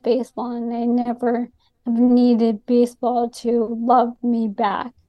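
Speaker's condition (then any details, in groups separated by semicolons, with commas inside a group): ALS; atypical young woman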